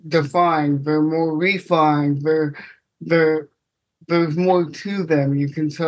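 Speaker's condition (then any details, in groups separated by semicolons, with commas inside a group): Cerebral palsy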